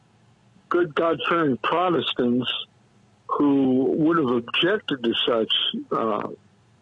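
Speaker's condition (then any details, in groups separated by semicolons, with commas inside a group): Cerebral palsy; diagnosed at three days old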